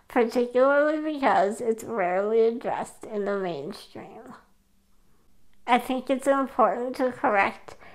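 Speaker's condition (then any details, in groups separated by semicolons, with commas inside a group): Spinal muscular atrophy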